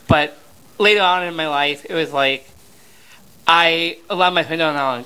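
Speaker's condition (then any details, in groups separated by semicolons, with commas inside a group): Down syndrome; 32 years old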